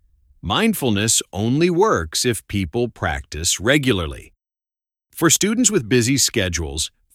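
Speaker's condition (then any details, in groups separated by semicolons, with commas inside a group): No condition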